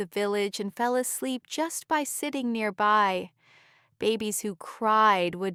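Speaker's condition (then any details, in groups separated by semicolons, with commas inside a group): No condition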